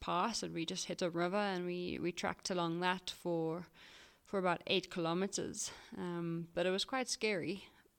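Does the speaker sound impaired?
No.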